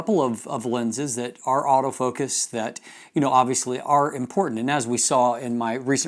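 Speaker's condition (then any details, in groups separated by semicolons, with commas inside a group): No condition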